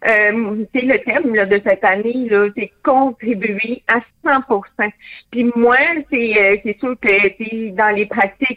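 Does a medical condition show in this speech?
Yes: hearing loss with cochlear implant; born deaf, lip reading helps, used masks with window; phone interview, hearing through cochlear implant; removes implant in water, total silence, phone understanding varies by person.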